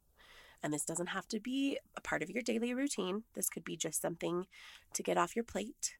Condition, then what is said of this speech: No condition.